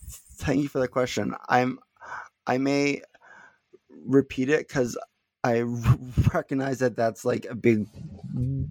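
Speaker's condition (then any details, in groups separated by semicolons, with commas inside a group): Stuttering; blocks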